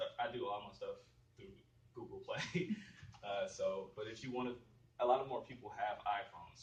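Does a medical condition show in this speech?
No.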